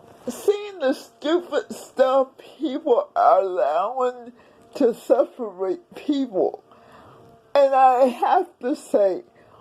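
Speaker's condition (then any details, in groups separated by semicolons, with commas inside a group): Cerebral palsy; several unnoticed strokes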